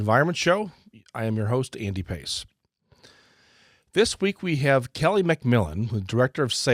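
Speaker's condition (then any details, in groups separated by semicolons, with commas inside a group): No condition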